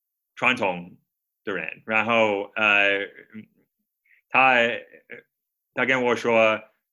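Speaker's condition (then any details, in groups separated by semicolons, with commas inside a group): Stuttering; childhood stutter, fluency shaping in primary and middle school, stopped in high school, later avoidance reduction therapy; aims to stutter openly with forward-moving speech, no hard blocks or techniques to hide stutter; repeated words, prolonged sounds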